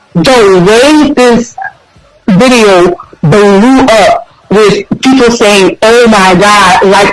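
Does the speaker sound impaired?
Yes: stutter; stutter since age 3; here prolonged sounds, blocks.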